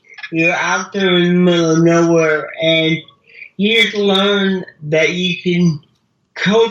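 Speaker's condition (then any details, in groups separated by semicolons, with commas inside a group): Cerebral palsy; wheelchair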